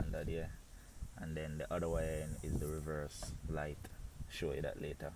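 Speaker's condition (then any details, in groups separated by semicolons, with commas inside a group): No condition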